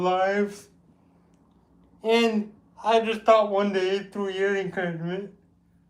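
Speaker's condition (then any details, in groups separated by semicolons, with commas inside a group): Cerebral palsy; with developmental delay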